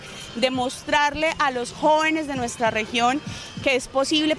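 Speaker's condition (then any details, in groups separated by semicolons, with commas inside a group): No condition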